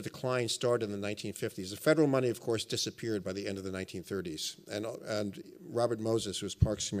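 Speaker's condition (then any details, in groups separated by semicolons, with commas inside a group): No condition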